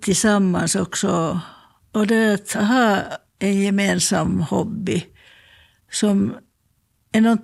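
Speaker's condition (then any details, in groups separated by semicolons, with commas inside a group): Parkinson's disease; hands too clumsy for fine ceramic work, makes only small bowls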